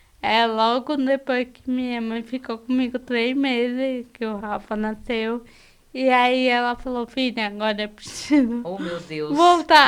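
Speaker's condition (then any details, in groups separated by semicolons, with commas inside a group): Cerebral palsy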